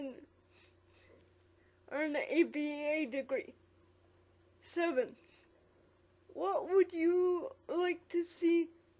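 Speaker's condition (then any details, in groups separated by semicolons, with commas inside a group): Quadriplegic cerebral palsy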